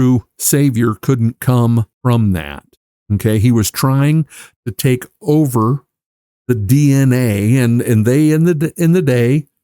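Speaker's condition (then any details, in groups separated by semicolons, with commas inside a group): No condition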